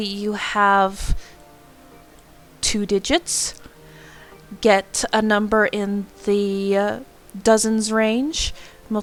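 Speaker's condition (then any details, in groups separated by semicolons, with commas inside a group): No condition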